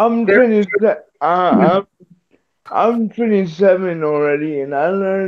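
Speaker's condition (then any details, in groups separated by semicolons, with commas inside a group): Cerebral palsy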